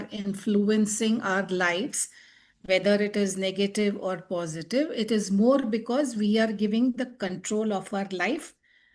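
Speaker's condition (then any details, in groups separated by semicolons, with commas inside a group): No condition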